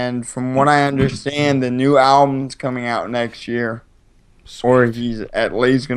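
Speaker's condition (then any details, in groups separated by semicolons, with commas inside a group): Cerebral palsy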